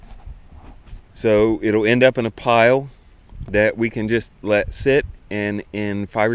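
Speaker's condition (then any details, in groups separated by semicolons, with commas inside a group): No condition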